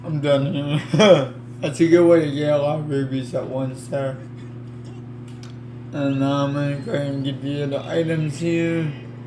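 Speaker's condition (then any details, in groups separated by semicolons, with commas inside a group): Cerebral palsy; affects legs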